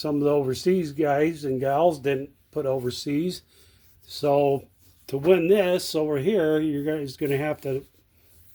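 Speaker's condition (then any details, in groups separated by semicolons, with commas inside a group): No condition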